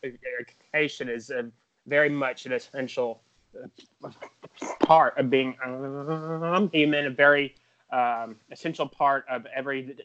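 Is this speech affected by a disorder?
Yes: stuttering; chronic developmental stuttering, onset about age 3 to 3.5 per parents, not outgrown, persisted into adulthood; still stutters, describes it as a communication disability, avoids answering unknown phone calls; here repeated sounds.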